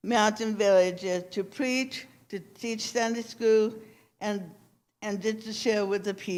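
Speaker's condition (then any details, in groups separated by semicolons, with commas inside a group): Cerebral palsy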